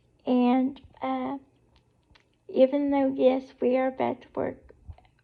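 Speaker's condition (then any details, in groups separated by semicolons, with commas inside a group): Cerebral palsy; able to talk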